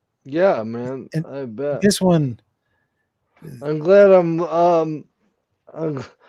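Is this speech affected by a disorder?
Yes: cerebral palsy.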